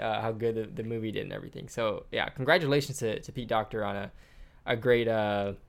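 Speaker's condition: No condition

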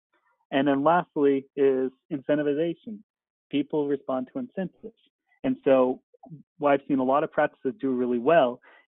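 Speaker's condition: No condition

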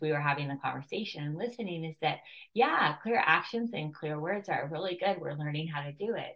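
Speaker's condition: No condition

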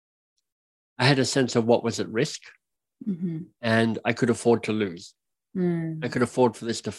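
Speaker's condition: Cleft lip and palate; speech impediment

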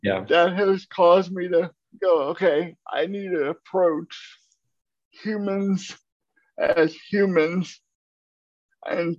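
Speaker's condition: Cerebral palsy; uses a wheelchair

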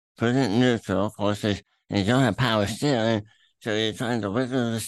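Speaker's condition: Throat cancer, tumor through tongue, attached to epiglottis; throat cancer three times, radiation with molded mask, chemo, checkups at Erlanger Medical Center Chattanooga; voice affected by cancer, eating issues from tongue tumor, still talks at length

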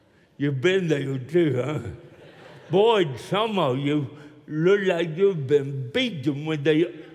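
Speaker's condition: Cerebral palsy; neck operation

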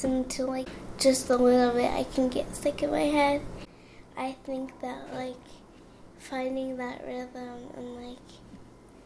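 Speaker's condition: Cerebral palsy; sometimes cannot keep up

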